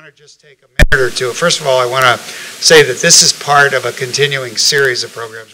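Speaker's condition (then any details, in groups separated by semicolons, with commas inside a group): No condition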